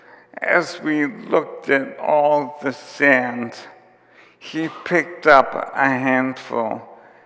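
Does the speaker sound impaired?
Yes: ALS; onset with tiredness and clumsiness.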